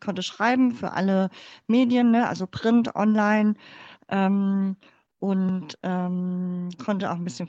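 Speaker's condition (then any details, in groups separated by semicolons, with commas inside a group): Cleft palate; congenital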